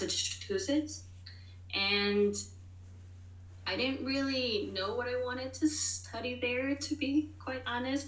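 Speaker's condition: Stuttering; moments of stuttering expected, offers to repeat things if needed; prolonged sounds

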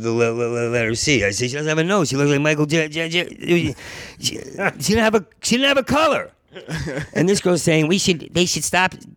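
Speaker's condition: Stuttering; long-standing stutter since college years, always stuttered in job interviews; still stutters in conversation; part-word and whole-word repetitions, fluent when telling stories, doing characters or imitating people; repeated sounds, repeated words, prolonged sounds

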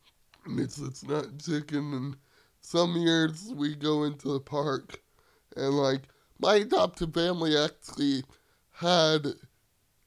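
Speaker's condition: Cerebral palsy; wheelchair user

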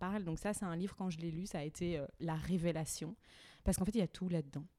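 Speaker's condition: No condition

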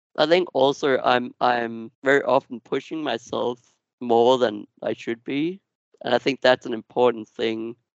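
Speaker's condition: Duchenne muscular dystrophy; genetic, progressive

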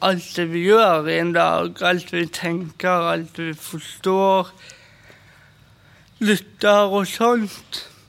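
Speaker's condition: Cerebral palsy; uses a walking stick

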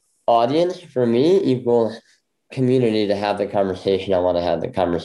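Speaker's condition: Bilateral cleft lip; congenital bilateral

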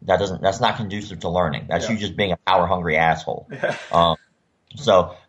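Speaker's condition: Cleft lip and palate; congenital cleft lip and palate, surgically repaired, facial scars from surgeries

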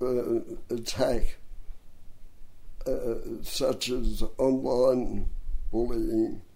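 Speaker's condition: Dystonia and cerebral palsy; hard-to-diagnose

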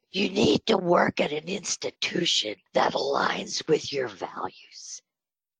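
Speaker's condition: Spasmodic dysphonia; on Botox treatment

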